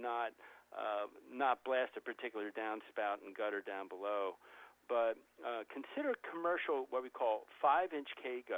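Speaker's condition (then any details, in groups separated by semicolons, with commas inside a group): No condition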